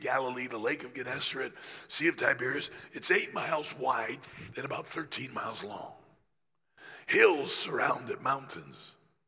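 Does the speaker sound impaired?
Yes: laryngeal cancer after radiation; growth on voice box, treated with radiation and chemotherapy, voice box not removed; a little over a year since discovery, voice much better but not fully recovered; started preaching in a whisper, voice gaining strength, still affected, apologizes for listener discomfort.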